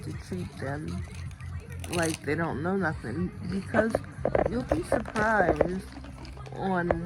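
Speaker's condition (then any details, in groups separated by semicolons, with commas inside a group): Cerebral palsy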